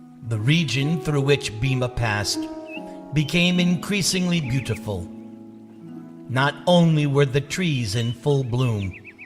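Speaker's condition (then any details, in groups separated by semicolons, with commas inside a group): No condition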